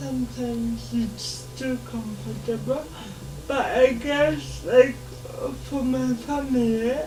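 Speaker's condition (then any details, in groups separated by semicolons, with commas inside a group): Cerebral palsy; able to speak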